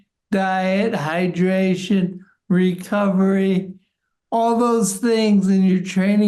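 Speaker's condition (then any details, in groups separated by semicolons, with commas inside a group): Parkinson's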